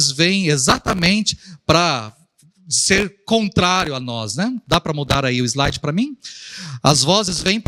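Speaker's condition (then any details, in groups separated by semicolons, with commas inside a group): No condition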